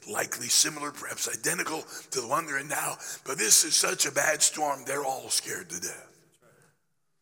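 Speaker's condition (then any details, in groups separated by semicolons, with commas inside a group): Laryngeal cancer after radiation; still affected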